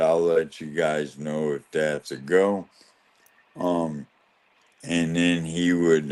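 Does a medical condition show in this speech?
Yes: ALS; losing speech and swallowing.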